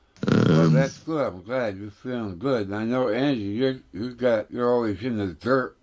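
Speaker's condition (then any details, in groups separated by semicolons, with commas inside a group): Tongue cancer; tongue burns when food touches it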